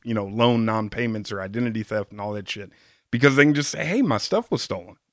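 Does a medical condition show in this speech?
No.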